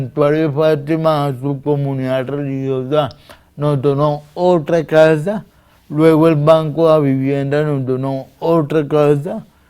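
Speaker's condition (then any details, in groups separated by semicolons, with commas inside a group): Cerebral palsy; difficulty speaking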